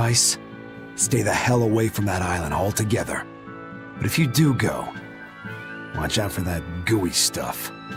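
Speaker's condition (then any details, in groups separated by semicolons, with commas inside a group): No condition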